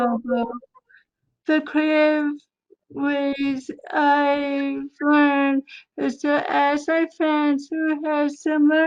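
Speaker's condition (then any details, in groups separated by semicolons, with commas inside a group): Cerebral palsy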